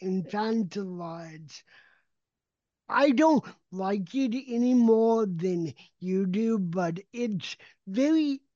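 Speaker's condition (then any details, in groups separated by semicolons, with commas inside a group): Cerebral palsy; spastic cerebral palsy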